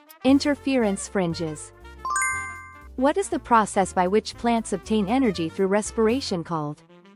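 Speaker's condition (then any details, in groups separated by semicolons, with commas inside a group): No condition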